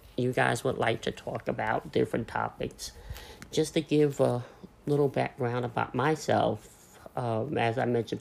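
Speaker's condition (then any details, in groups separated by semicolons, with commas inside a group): Cleft lip and palate; surgically repaired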